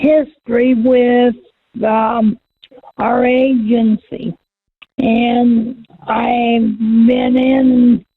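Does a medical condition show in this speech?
Yes: cerebral palsy.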